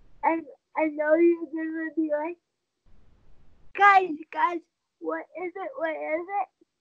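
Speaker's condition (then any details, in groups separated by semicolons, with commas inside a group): Cerebral palsy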